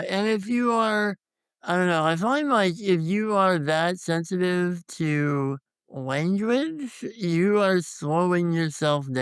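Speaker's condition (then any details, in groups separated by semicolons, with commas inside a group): Congenital muscular dystrophy; tracheostomy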